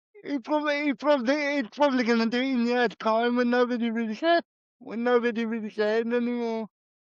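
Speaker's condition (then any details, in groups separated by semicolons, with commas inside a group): Cerebral palsy; arms affected, left hand usable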